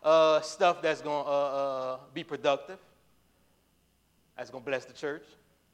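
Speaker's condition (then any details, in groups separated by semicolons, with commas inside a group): No condition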